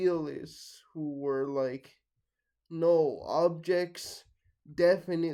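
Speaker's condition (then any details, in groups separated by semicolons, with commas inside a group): Cerebral palsy; brain damage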